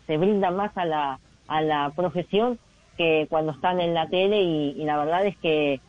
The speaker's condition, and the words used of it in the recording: Cleft palate. Cuando, cuando le corrijan lo del labio y, va, va a alcanzar eh, a, tener más dicción.